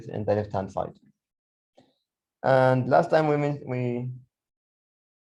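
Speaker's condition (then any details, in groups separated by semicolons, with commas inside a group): No condition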